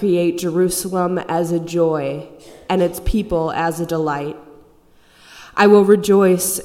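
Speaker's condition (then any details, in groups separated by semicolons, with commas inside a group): No condition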